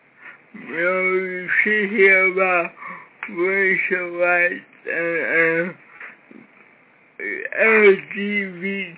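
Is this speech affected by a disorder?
Yes: cerebral palsy, severe.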